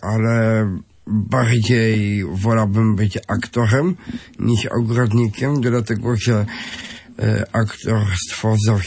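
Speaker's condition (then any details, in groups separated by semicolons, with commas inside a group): Down syndrome; genetic, trisomy 21, extra chromosome 21, from birth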